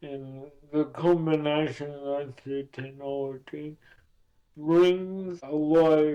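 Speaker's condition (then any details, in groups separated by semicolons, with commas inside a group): Cerebral palsy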